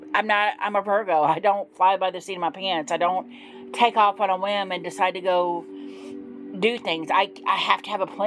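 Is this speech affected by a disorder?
No.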